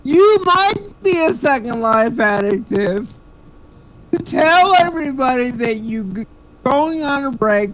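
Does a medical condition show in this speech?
Yes: cerebral palsy; speech sounds drunk.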